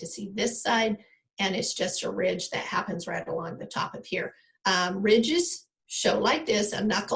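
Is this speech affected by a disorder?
No.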